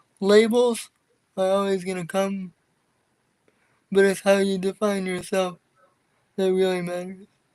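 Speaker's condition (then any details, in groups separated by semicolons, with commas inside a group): Cerebral palsy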